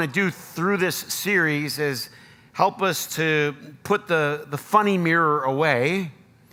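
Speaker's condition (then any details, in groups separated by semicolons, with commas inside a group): No condition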